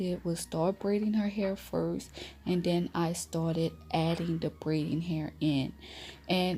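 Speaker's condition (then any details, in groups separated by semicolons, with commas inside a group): No condition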